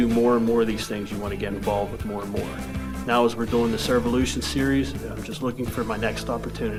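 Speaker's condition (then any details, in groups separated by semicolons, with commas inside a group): No condition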